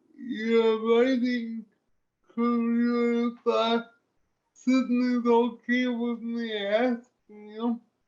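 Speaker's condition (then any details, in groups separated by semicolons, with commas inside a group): Cerebral palsy; limited use of the hands; since childhood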